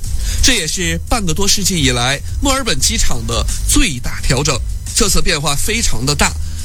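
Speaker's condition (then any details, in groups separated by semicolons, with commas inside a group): No condition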